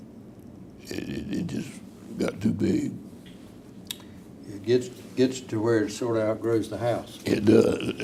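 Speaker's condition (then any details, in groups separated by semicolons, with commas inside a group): Parkinson's disease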